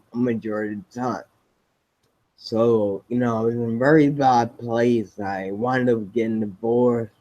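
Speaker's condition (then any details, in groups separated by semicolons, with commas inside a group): Spinocerebellar ataxia type 7, SCA7; speech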